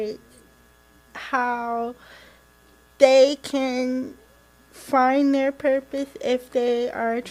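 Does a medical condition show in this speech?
Yes: cerebral palsy.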